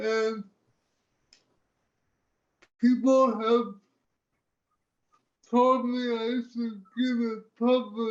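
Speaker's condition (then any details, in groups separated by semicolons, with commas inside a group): Cerebral palsy; limited use of the hands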